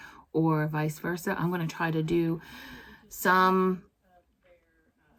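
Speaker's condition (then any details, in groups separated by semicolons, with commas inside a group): No condition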